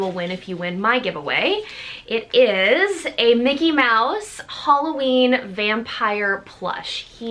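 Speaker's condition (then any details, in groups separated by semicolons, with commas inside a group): No condition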